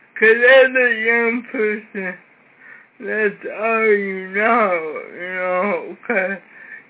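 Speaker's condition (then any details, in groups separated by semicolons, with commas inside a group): Cerebral palsy, severe; cannot talk well since childhood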